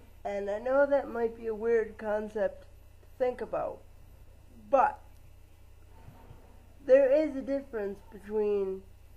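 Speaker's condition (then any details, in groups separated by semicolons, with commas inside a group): Cerebral palsy; lifelong, wheelchair user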